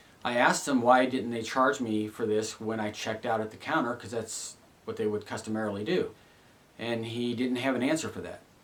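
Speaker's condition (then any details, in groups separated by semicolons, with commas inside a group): No condition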